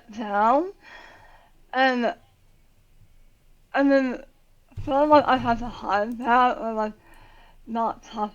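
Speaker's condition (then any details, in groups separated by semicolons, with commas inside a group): Tongue cancer surgery; most of tongue removed, radiation to half of neck; nine years since diagnosis, remission, neck tightness, jaw locking; altered speech, cannot raise voice, worse when tired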